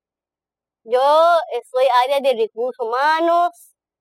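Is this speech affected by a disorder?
Yes: Down syndrome; present from birth.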